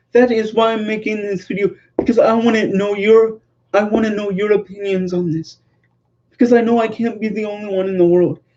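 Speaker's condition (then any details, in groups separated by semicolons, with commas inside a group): Cerebral palsy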